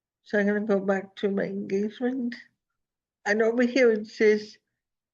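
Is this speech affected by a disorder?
Yes: cerebral palsy.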